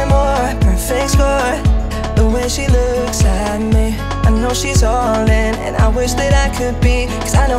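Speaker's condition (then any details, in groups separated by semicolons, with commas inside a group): No condition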